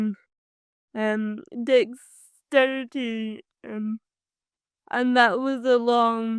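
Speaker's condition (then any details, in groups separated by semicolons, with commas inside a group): Cerebral palsy; from birth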